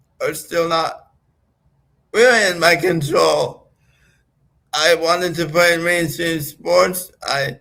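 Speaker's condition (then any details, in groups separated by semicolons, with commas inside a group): Right-sided physical disability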